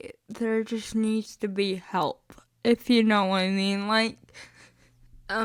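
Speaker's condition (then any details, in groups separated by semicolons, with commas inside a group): Spastic cerebral palsy, mixed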